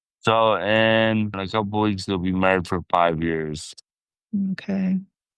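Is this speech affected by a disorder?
Yes: traumatic brain injury.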